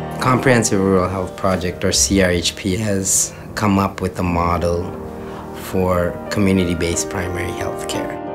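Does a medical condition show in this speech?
No.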